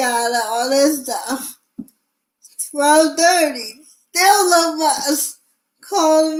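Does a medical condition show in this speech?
Yes: cerebral palsy.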